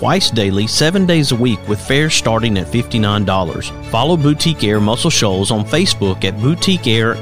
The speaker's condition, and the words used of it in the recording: No condition.